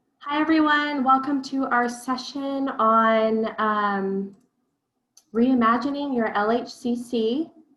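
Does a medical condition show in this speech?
No.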